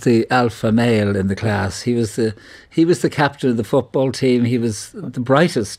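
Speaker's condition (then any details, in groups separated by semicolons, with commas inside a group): No condition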